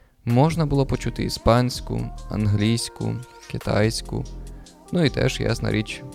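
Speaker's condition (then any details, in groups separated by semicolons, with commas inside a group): No condition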